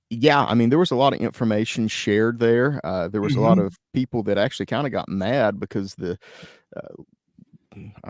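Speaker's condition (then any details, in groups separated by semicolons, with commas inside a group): No condition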